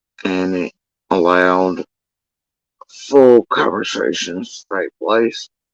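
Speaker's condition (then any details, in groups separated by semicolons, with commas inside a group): Facial paralysis after surgery; tongue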